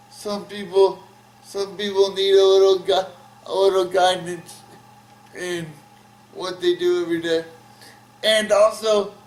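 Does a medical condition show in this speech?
Yes: cerebral palsy.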